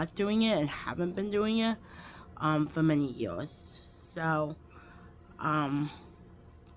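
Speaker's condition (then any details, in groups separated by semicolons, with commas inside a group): Cerebral palsy, quadriplegic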